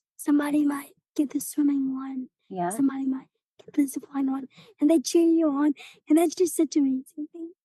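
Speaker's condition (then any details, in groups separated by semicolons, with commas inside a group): Cerebral palsy; recent surgery involving catheters, ongoing therapy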